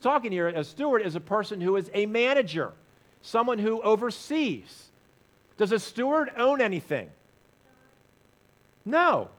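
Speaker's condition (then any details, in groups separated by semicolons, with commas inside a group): No condition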